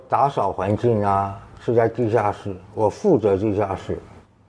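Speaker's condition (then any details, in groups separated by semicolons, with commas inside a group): Tongue cancer, partial glossectomy, two-thirds right tongue resected with flap; two-thirds right tongue removed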